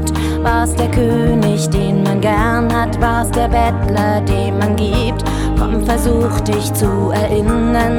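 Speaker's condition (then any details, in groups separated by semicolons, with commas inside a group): No condition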